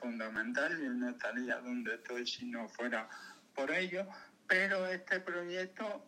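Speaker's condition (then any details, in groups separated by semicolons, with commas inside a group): Cerebral palsy; lifelong physical motor disability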